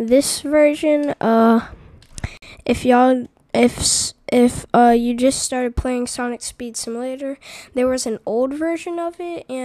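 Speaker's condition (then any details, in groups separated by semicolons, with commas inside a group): No condition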